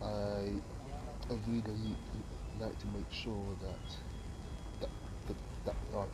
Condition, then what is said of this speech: Stuttering. It comes and goes, it depends how I feel.